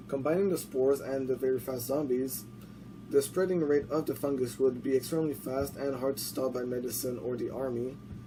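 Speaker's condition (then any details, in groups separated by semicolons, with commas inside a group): No condition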